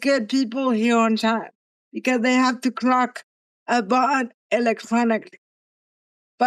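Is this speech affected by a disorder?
Yes: cerebral palsy; present from birth.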